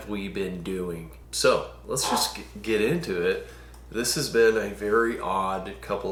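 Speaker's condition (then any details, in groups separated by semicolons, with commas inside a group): No condition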